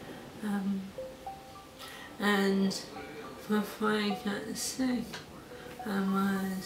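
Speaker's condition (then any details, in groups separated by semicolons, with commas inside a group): ALS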